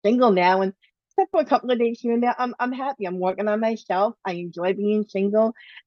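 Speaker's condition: Bilateral cleft lip and palate; congenital bilateral cleft lip and palate, over 20 surgeries from two months to late twenties

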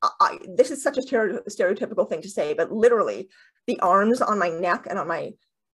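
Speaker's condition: Deafness with cochlear implants

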